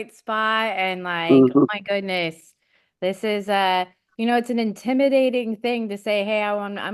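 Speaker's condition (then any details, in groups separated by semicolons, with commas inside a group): No condition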